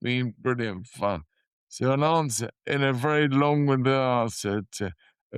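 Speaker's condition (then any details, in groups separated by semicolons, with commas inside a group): Motor neurone disease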